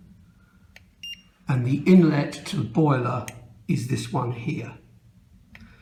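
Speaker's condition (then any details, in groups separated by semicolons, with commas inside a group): No condition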